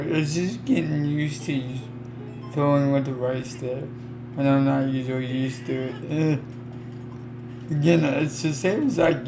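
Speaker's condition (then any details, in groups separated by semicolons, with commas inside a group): Cerebral palsy; affects legs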